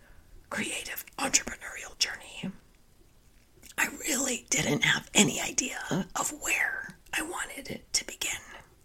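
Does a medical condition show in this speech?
Yes: spasmodic dysphonia; linked by speaker to stress and overwhelm from previous years; voice sounds like laryngitis.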